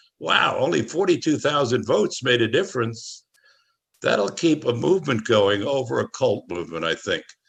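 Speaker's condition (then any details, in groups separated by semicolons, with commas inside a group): No condition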